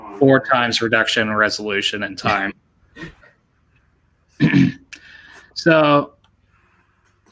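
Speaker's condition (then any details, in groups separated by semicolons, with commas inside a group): No condition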